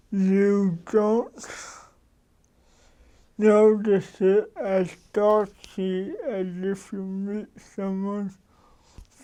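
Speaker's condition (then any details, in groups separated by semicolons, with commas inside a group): Cerebral palsy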